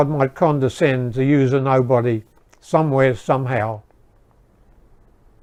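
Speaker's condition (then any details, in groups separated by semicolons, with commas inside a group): No condition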